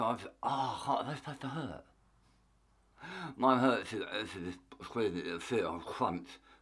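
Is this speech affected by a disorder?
Yes: tongue cancer; half tongue removed.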